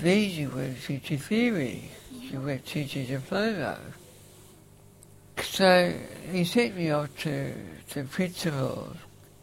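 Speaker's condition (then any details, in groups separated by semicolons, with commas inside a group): Facioscapulohumeral muscular dystrophy, facioscapulohumeral (FSHD); uses respirator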